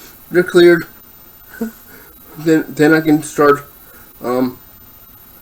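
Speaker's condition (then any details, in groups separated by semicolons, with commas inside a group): Cerebral palsy, spastic diplegia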